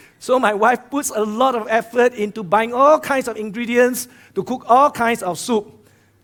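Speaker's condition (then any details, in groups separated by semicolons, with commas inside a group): No condition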